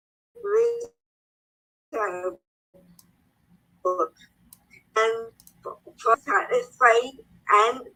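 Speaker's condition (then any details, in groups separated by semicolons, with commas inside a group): Cerebral palsy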